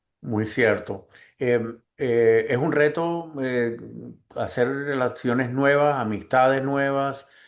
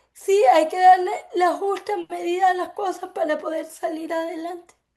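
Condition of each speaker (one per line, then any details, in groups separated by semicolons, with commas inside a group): No condition
Cerebral palsy; from birth; affects speech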